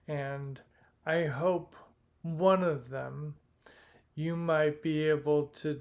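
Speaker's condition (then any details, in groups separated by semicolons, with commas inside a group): Primary lateral sclerosis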